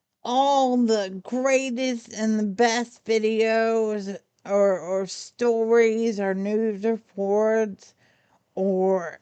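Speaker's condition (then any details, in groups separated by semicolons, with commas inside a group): Friedreich's ataxia; late at night when ataxia is worst; affected, worse late at night with worse ataxia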